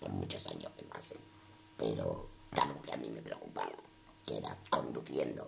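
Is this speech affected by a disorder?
Yes: total laryngectomy; laryngeal cancer.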